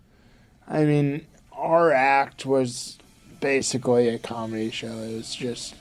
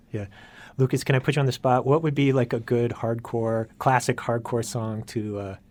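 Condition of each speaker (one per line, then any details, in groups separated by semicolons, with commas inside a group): Cerebral palsy; from birth
No condition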